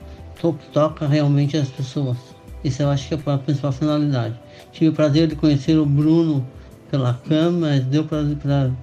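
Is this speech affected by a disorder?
Yes: Parkinson's disease; Parkinson's disease for nearly 20 years, later developed dyskinesia; whole-body dyskinetic swaying without falling, one fall, still cycles and drives with some restrictions.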